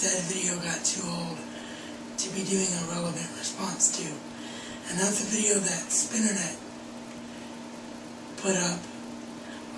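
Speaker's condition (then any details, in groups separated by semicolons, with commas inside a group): Cerebral palsy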